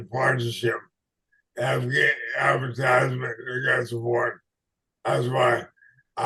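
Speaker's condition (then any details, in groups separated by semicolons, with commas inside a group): ALS/MND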